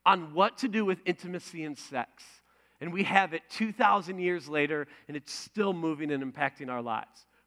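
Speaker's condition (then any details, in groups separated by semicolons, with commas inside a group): No condition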